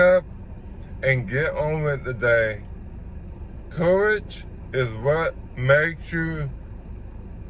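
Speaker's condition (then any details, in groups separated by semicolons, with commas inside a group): Ataxic cerebral palsy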